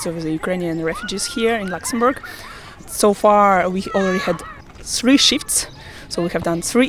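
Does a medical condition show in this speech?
No.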